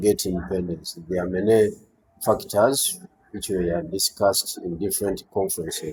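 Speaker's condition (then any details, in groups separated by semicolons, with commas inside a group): No condition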